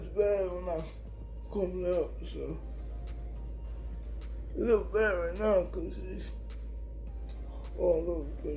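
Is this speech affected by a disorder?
Yes: cerebral palsy.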